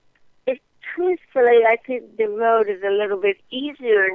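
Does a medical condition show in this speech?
Yes: cerebral palsy; speech and physical therapy.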